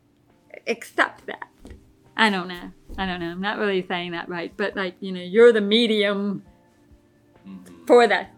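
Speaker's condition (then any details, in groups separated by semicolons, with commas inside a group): Deafness; relies on hearing aids and lip reading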